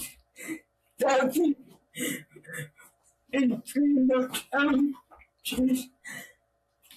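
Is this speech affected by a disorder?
Yes: cerebral palsy; from birth, physical disability; own voice needs subtitles.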